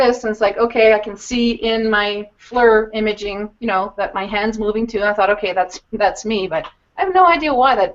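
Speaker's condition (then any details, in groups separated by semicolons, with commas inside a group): No condition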